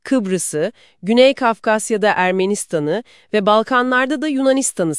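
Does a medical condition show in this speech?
No.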